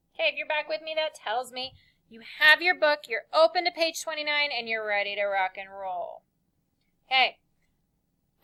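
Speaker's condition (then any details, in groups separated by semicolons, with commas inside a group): No condition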